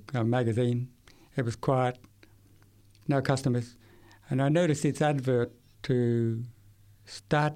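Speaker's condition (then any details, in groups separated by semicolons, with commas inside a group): Severe to profound hearing loss; acquired at age 8 from meningitis, Queensland country town, one ear completely destroyed, left ear severe to profound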